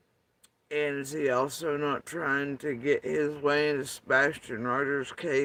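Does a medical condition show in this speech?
Yes: facial paralysis after surgery; tongue.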